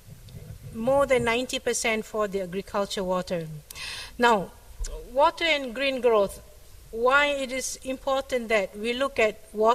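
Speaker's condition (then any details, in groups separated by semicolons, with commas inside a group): No condition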